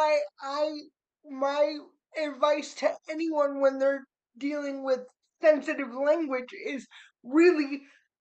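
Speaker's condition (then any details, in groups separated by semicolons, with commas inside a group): Cerebral palsy; spastic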